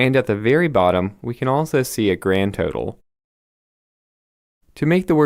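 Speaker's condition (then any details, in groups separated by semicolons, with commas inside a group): No condition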